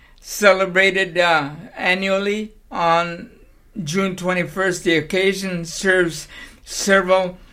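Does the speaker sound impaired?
Yes: cerebral palsy.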